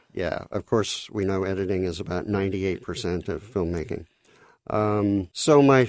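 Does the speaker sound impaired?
Yes: cleft lip and palate; several unpleasant surgeries in childhood.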